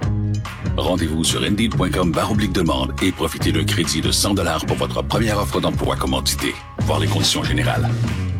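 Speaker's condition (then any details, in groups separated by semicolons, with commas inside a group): No condition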